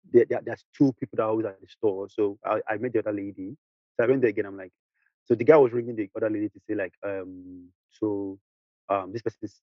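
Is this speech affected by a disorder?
Yes: stuttering; mild stutter; spoke too fast; here repeated sounds, repeated words.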